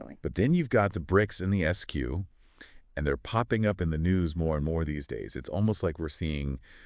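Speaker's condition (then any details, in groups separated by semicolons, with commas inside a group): No condition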